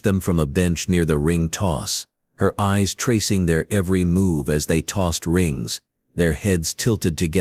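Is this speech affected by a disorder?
No.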